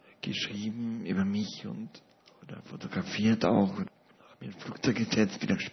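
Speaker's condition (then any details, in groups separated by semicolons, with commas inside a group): Paralysis with ventilator dependence; lives with ventilator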